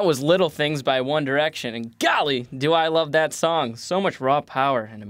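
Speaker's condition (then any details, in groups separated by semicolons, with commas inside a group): No condition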